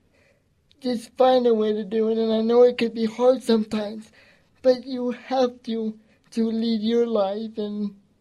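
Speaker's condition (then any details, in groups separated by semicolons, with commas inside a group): Cerebral palsy; mostly physical disability, wheelchair user, fatigues quickly, age 17; gentle, calm, strong voice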